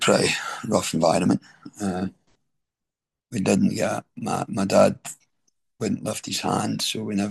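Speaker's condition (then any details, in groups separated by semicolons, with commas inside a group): Throat cancer treatment effects; stage 4 throat cancer 6.5 years into recovery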